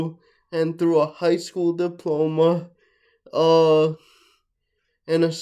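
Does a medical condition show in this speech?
Yes: cerebral palsy, mixed, mild.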